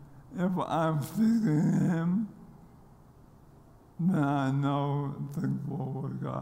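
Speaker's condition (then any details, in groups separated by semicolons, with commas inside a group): ALS; progressive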